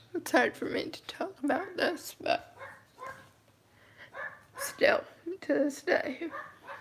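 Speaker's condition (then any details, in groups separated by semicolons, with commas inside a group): Cerebral palsy, mild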